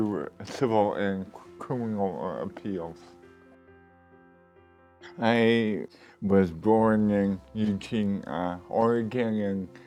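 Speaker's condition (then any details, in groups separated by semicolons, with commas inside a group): Cerebral palsy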